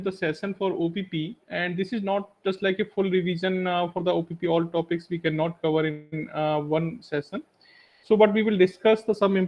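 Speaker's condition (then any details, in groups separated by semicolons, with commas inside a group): No condition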